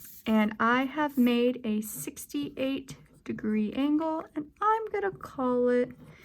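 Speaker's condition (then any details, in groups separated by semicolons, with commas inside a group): No condition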